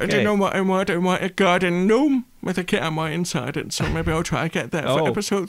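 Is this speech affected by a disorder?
Yes: deafness; brown cochlear implant on side of head, once damaged by water from hose and repaired; cannot answer phone calls, e.g. from Uber drivers.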